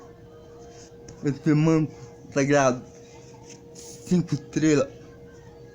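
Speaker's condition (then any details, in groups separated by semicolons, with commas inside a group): Cerebral palsy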